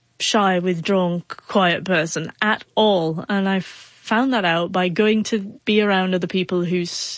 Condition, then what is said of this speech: Stuttering. None of that helps, because it's a neurological issue.